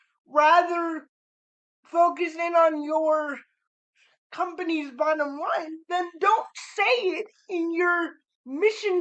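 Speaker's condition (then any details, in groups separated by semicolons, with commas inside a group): Cerebral palsy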